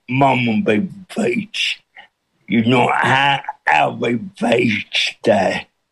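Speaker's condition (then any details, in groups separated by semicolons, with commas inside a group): Cerebral palsy with speech impediment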